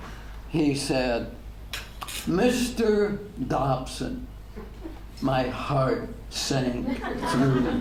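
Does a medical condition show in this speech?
Yes: ALS; degenerative; diagnosed ten years ago.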